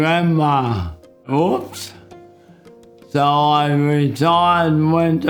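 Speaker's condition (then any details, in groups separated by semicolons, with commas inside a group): Motor neurone disease; advanced, limited time left; early voice change, after surgery could not talk or swallow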